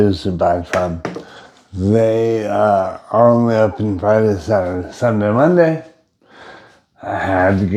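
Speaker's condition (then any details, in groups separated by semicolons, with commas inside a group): Brain injury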